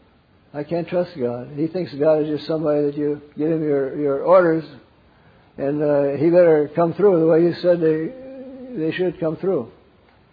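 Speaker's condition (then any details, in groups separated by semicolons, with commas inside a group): Parkinson's; wakes up around 3 am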